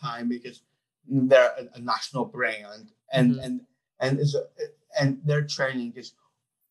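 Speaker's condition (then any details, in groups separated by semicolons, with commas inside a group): Down syndrome; adult man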